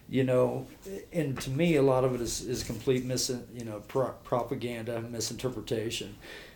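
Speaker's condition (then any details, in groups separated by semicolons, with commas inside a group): No condition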